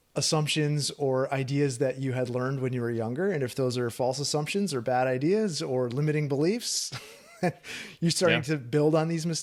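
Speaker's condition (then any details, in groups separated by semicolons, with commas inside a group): No condition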